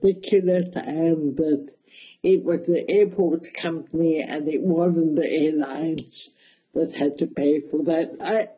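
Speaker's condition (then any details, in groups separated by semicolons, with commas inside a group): Cerebral palsy; mild, affects balance a little and hand control, can walk, fully independent, wheelchair assistance at airports; speech affected a bit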